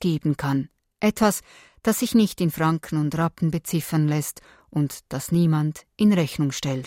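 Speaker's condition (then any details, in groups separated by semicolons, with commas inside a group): No condition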